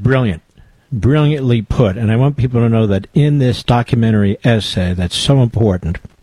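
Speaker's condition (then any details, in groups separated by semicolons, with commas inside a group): No condition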